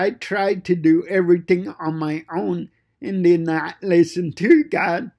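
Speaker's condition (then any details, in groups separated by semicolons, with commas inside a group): Cerebral palsy; fine motor impairment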